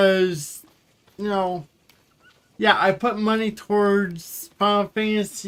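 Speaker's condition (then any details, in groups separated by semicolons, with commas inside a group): Cerebral palsy; wheelchair user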